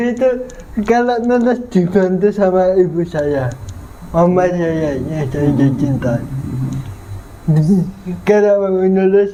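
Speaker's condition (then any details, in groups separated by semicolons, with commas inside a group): Cerebral palsy; physical disability, birth complications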